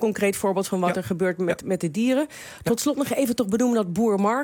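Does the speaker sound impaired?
No.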